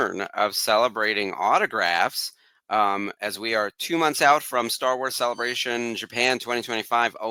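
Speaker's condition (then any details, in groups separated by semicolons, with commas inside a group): No condition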